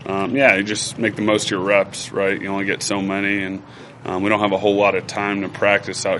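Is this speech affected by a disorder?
No.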